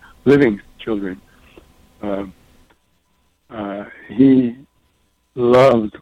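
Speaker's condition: Parkinson's disease; throat getting closed up, losing voice

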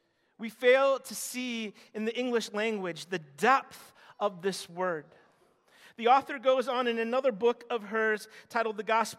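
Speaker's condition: No condition

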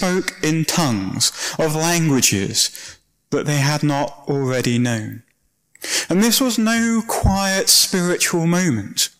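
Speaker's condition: No condition

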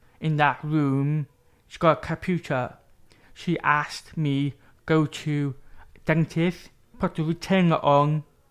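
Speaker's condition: Deafness with cochlear implants; speaks clearly to hearing people, still struggles with s

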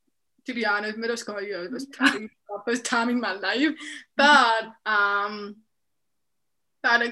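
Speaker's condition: Deafness, profound, severe; left cochlear implant processor

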